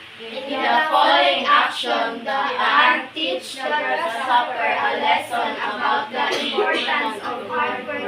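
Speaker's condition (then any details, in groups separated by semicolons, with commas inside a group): No condition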